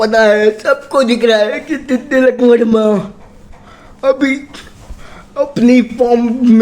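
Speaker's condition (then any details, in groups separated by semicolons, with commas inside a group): Cerebral palsy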